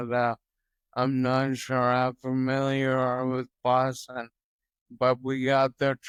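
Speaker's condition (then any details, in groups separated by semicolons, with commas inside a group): Toxic leukoencephalopathy, locked-in syndrome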